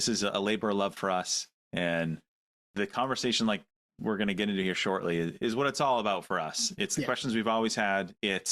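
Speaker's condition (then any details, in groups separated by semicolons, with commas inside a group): No condition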